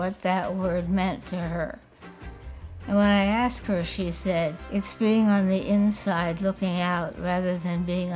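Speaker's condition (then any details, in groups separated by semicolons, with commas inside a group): Parkinson's disease; diagnosed at retirement age, needs help with house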